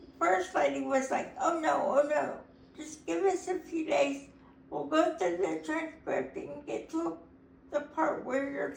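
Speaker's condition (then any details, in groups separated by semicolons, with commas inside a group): Cerebral palsy; able to talk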